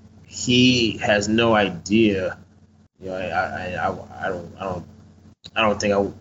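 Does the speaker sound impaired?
Yes: stutter; acquired stutter after combat traumatic brain injury, memory loss, selective hearing, Shepherd Center TBI program; mild speech impediment with stuttering, loses train of thought mid-sentence; here repeated words.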